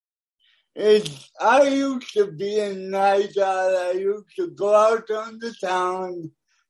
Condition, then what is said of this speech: Cerebral palsy. They all, like, none of them get your speech pattern right ever.